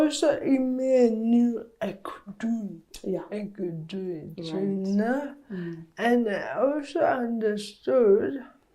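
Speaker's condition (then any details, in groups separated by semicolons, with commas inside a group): Cerebral palsy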